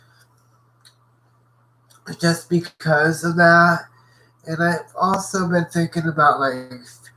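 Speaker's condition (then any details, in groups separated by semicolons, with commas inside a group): Cerebral palsy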